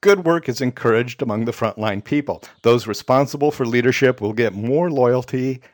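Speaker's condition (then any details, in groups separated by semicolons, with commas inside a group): No condition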